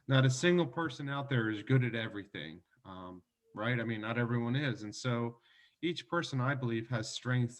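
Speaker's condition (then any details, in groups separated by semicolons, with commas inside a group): No condition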